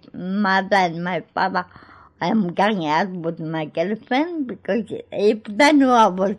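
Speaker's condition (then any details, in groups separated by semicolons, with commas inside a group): Cerebral palsy; cerebral palsy since birth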